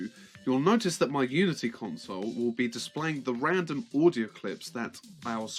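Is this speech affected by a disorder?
No.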